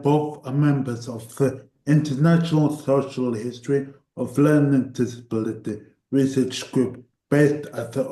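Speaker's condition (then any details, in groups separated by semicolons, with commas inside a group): Cerebral palsy; voice tires at times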